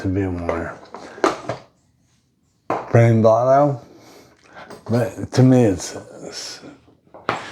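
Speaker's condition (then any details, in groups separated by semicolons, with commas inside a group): Brain injury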